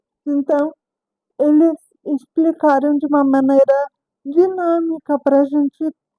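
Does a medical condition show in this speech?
Yes: cerebral palsy.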